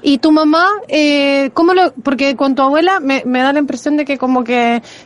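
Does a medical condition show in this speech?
No.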